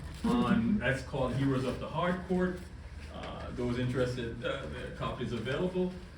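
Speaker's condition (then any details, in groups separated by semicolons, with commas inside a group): No condition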